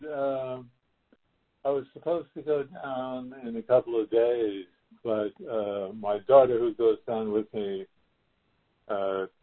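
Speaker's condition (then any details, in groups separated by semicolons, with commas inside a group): Parkinson's; stem cell infusions in houston, infusions finished, assessment due in september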